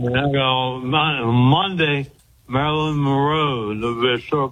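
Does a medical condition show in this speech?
Yes: speech impediment from head injury; acquired, head injury years ago, stabbed by girlfriend, hit on head with ashtray, cognition intact; trouble getting words out, rapid fire fragmented delivery, excited, asked to get closer to microphone.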